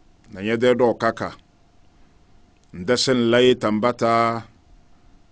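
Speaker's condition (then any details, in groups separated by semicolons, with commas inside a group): No condition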